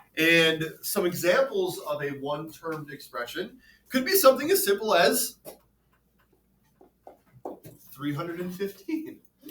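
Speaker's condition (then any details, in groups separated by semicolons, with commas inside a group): No condition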